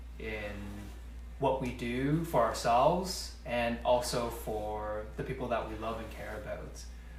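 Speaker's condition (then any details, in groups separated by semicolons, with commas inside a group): No condition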